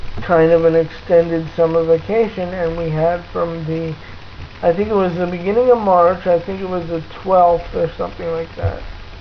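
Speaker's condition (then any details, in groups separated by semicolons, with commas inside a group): Cerebral palsy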